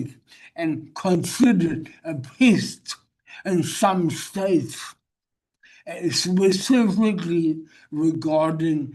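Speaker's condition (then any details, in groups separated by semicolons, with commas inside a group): Brain injury; wheelchair user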